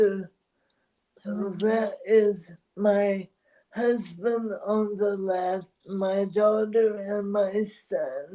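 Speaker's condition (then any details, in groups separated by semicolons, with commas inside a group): ALS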